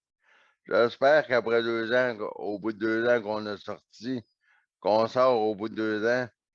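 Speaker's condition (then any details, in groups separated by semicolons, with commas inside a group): Neonatal cerebral palsy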